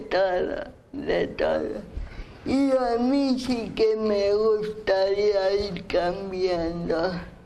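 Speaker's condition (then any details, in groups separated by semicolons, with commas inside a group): Cerebral palsy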